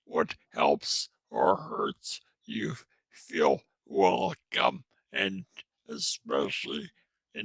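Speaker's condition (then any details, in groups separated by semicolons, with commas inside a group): Traumatic brain injury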